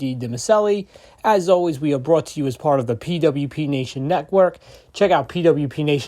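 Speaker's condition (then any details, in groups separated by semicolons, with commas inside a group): No condition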